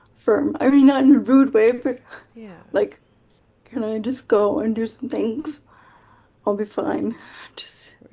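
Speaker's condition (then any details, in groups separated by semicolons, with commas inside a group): Quadriplegic cerebral palsy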